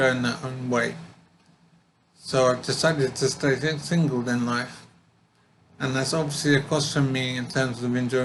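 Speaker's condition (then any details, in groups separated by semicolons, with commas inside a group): Brain injury; difficulty thinking and communicating clearly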